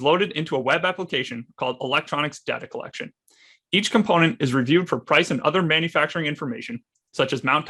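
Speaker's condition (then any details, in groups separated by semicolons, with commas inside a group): No condition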